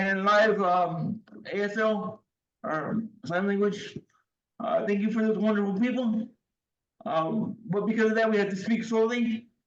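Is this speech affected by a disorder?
Yes: cerebral palsy, severe; wheelchair user.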